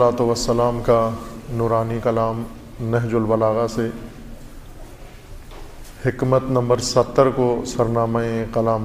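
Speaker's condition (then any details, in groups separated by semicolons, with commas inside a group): No condition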